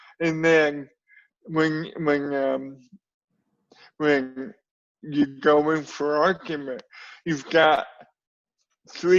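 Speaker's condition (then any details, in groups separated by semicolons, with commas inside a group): Cerebral palsy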